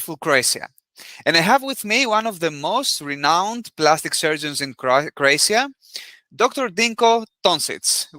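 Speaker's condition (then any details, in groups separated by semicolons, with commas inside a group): No condition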